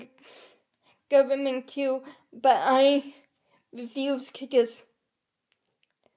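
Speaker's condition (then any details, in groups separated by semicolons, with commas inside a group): Cerebral palsy; able to articulate and speak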